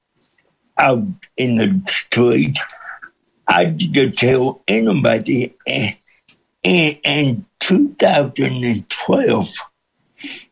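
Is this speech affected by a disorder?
Yes: cerebral palsy with speech impediment; cerebral palsy since birth.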